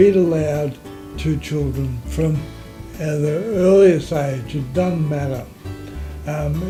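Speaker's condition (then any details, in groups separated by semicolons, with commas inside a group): Motor neurone disease; affects voice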